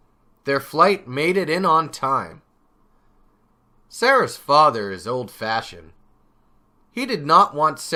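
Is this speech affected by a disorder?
No.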